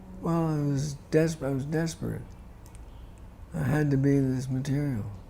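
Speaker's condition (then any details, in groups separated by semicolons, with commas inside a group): Parkinson's disease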